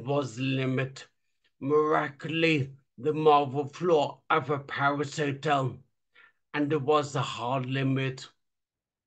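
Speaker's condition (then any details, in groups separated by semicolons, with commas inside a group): Traumatic brain injury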